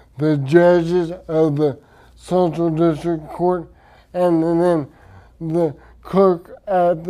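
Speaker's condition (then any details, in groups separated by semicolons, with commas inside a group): Traumatic brain injury; speech affected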